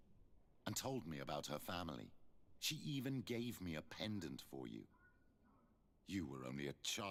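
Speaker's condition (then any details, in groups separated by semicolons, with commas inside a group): No condition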